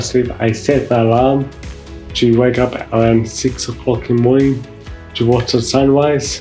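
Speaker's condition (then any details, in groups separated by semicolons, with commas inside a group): Mild cerebral palsy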